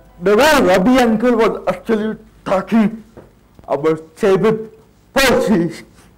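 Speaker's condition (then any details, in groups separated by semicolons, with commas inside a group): Cerebral palsy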